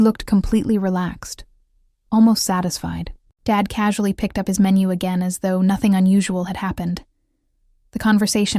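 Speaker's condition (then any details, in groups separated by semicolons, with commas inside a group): No condition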